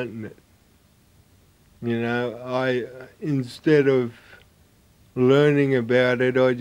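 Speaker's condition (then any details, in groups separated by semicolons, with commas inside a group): Cerebral palsy; lifelong; about 36 years with it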